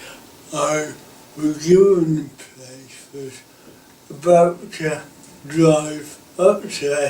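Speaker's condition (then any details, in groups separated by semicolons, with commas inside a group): Cerebral palsy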